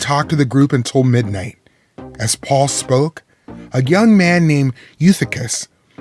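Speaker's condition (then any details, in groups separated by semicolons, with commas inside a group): No condition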